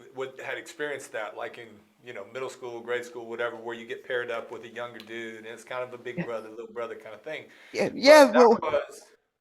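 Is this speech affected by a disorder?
No.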